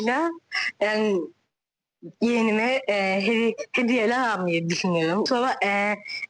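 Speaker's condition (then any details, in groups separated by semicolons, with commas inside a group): Down syndrome; 33-year-old woman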